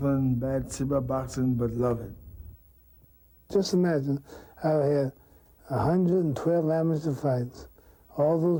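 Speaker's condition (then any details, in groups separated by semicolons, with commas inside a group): Parkinson's syndrome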